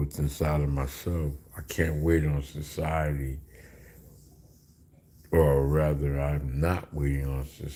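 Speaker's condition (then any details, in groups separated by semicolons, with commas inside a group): Slurred speech; still slurs words occasionally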